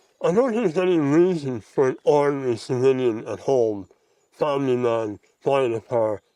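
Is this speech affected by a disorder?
Yes: mouth cancer surgery.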